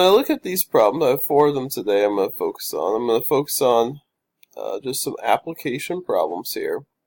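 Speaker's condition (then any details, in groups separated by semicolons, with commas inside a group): No condition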